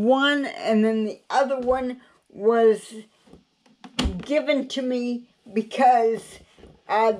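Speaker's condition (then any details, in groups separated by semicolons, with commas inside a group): Cerebral palsy; cannot walk, crawls to get around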